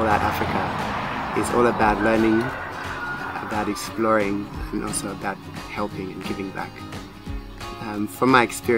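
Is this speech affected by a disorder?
No.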